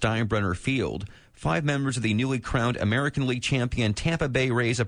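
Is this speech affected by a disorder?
No.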